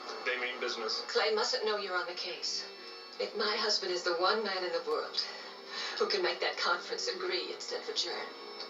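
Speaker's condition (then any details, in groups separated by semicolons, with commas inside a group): No condition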